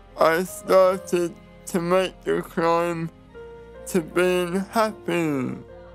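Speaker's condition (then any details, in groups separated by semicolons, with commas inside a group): Cerebral palsy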